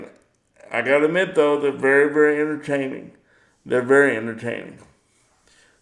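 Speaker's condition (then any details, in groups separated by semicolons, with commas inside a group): Cerebral palsy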